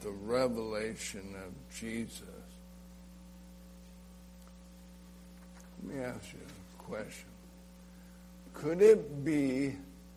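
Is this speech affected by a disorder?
Yes: ALS; slurred, slow speech, choking, spitting, swallowing problems.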